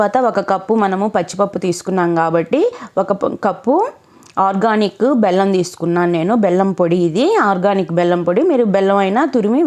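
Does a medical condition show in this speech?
No.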